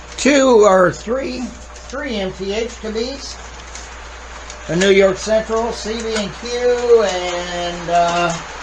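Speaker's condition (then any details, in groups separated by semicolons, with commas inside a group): No condition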